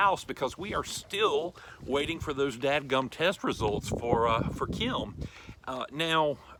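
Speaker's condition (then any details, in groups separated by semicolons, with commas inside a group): No condition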